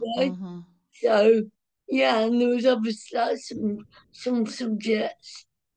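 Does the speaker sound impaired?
Yes: cerebral palsy; from birth, brain oxygen starvation, suction delivery, born medically dead, revived, slight form, mild walking wobble; speech affected a little, daily speech therapy and physiotherapy at special needs school from age 2.5.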